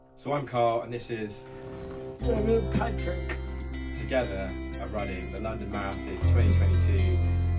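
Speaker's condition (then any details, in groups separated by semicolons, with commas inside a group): No condition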